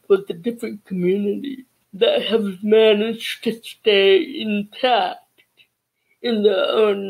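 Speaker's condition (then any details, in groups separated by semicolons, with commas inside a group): Cerebral palsy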